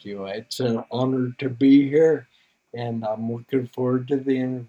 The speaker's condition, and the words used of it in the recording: Ataxia. Speech, as you can tell, my speech is somewhat distorted from the disease, as well as swallowing and a whole bunch of other things like that.